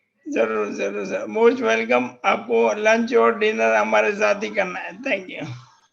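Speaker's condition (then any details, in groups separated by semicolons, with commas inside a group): Motor neurone disease; voice strong and loud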